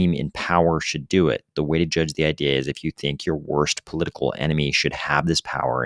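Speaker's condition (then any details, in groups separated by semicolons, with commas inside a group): No condition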